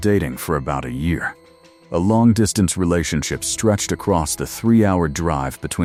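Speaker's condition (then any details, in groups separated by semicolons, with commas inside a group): No condition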